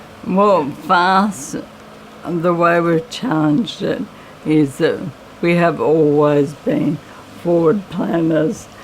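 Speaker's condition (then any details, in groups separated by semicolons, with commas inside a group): MND; voice slightly raspy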